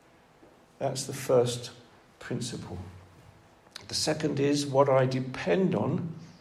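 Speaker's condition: No condition

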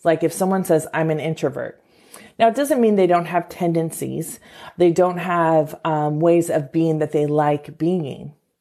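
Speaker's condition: No condition

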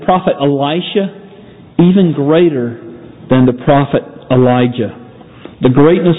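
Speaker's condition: No condition

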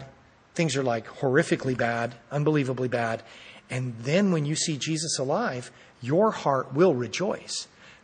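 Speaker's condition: No condition

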